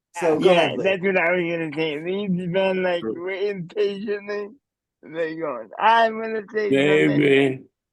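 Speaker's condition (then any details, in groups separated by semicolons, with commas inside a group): Cerebral palsy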